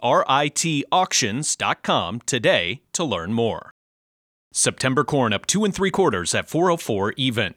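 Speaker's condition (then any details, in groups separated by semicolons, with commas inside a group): No condition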